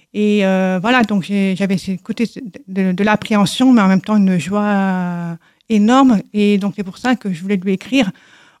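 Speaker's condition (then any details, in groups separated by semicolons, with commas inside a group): Deafness from birth; congenital, right-ear hearing aid from age 2.5 to 3, left ear hears nothing, left aid refused; learned to speak through many speech therapy sessions, speech does not reveal deafness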